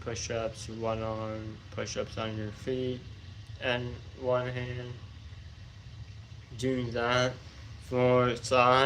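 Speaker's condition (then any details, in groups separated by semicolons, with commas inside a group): Tongue cancer surgery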